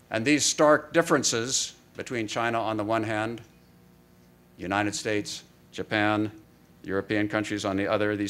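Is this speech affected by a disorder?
No.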